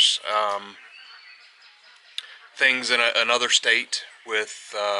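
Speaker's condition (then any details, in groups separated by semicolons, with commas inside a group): No condition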